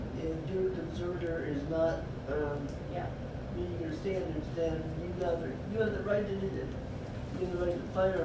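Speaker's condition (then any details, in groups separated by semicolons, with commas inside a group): Cerebral palsy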